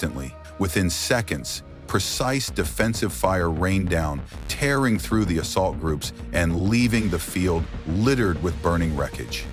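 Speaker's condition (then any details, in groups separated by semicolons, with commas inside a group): No condition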